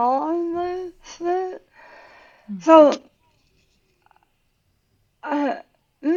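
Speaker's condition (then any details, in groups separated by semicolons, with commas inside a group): Tongue cancer surgery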